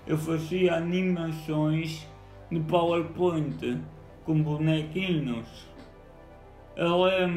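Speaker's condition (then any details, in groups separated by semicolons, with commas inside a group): Cerebral palsy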